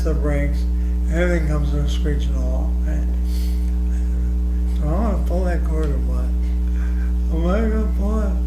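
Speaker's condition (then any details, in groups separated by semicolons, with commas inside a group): ALS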